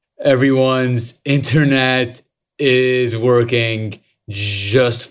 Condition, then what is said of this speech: Stuttering. I stutter in 6 different languages.